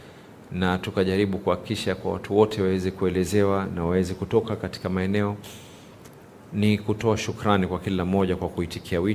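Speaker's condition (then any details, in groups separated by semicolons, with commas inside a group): No condition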